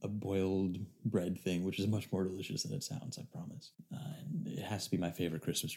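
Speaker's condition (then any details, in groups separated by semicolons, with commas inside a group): No condition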